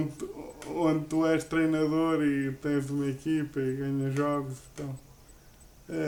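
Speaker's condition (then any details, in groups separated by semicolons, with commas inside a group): Cerebral palsy; uses a wheelchair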